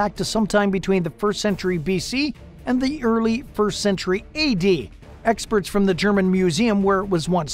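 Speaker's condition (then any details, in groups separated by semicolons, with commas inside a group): No condition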